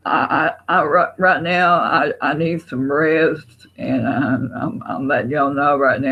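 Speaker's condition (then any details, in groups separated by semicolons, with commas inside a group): Parkinson's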